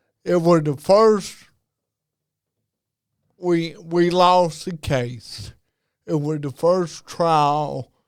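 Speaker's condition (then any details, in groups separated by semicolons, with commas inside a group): Cerebral palsy; diagnosed at about age two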